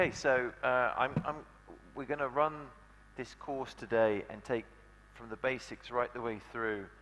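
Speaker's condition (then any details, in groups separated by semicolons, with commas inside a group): No condition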